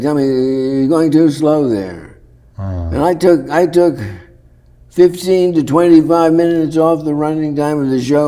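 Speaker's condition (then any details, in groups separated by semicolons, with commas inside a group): Parkinson's; worsening, often debilitating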